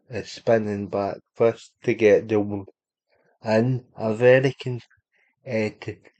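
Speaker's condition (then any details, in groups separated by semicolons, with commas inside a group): Cerebral palsy; unable to walk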